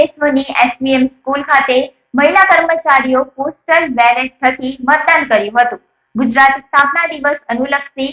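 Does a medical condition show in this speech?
No.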